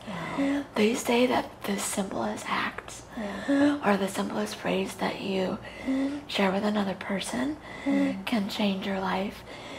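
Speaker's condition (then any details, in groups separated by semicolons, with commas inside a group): Cerebral palsy; very premature birth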